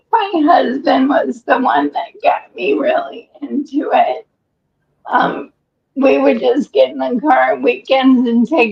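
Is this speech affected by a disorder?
Yes: ALS; breathless after exertion.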